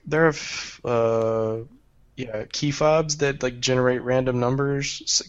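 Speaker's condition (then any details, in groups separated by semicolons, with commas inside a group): No condition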